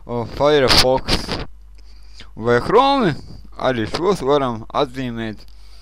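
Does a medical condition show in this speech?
Yes: cerebral palsy; speech not very clear.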